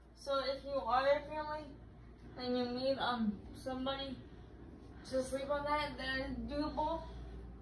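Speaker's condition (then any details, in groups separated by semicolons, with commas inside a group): Cerebral palsy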